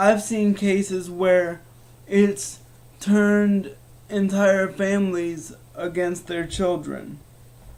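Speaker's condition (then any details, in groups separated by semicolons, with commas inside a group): Cerebral palsy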